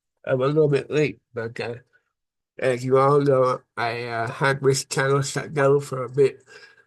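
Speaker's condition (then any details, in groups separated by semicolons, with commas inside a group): Cerebral palsy; from birth, affects brain and body muscles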